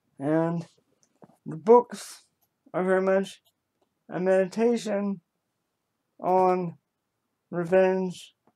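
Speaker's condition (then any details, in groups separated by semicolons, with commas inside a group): Cerebral palsy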